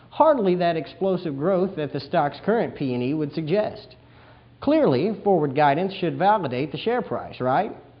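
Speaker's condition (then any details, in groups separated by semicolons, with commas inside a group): No condition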